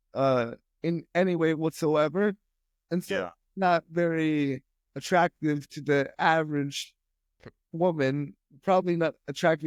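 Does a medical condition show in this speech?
Yes: spastic quadriplegic cerebral palsy.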